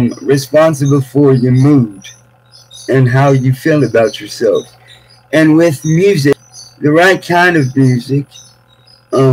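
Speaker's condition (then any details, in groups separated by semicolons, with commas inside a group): Cerebral palsy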